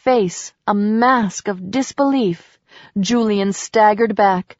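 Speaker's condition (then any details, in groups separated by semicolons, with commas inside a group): No condition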